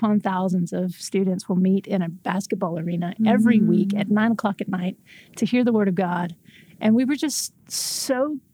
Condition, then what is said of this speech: None; typical speech.